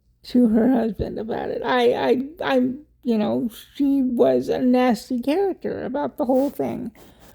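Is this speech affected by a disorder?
Yes: cerebral palsy; wheelchair user.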